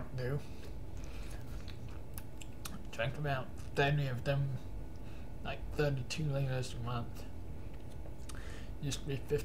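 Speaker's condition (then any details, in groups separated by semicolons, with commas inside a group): Cerebral palsy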